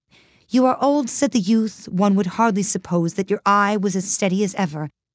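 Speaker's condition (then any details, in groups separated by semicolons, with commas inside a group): No condition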